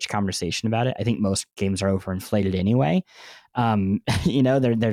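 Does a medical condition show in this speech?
Yes: cleft lip and palate; bandaged.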